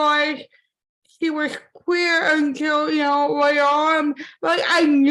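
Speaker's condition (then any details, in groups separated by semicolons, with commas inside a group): Cerebral palsy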